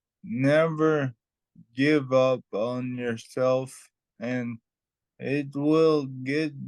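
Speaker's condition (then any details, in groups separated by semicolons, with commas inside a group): Traumatic brain injury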